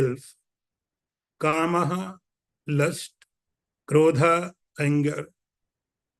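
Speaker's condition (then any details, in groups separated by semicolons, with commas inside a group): No condition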